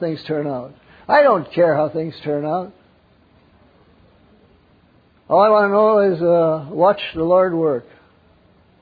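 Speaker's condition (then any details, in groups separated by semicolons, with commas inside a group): Parkinson's; wakes up around 3 am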